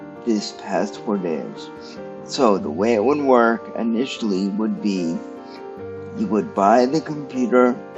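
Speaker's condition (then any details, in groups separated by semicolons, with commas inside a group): Cerebral palsy; stiff muscles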